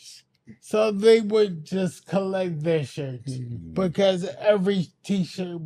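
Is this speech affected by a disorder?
Yes: anoxic brain injury.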